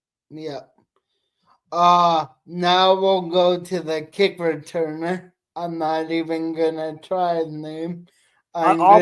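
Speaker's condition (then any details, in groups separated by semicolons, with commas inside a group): Cerebral palsy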